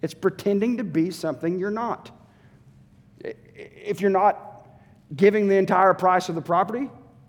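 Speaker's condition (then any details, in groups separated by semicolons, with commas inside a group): No condition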